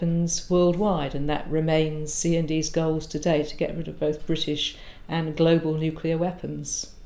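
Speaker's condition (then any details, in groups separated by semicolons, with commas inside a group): No condition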